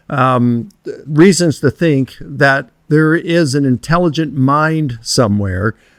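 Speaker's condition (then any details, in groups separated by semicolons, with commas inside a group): No condition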